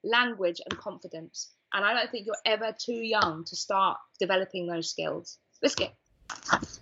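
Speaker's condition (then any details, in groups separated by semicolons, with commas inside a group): Tourette's syndrome; frequent vocal tics and noises; frequent vocal tics throughout interview, hedgehog, cat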